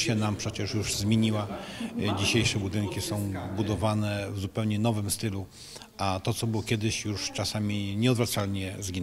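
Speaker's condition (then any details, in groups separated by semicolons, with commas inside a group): No condition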